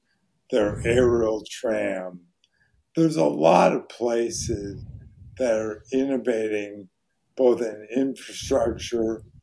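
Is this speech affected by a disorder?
Yes: ALS; voice very hoarse.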